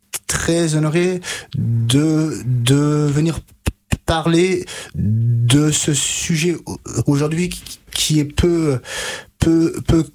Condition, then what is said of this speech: Stuttering. Donc là par exemple j'ai des blocages et j'ai des répétitions, mais auparavant, avant que je fasse ce gros travail orthophonique, c'était une catastrophe quoi.